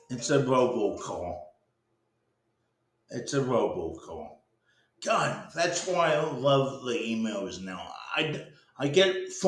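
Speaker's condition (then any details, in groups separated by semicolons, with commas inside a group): Cerebral palsy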